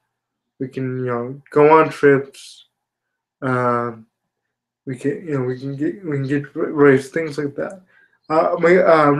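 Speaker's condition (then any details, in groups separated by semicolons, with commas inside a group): Spastic quadriplegia cerebral palsy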